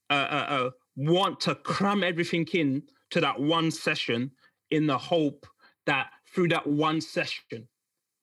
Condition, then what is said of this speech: Stuttering. So saying one word takes longer.